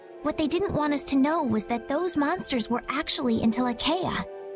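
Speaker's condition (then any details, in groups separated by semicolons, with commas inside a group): No condition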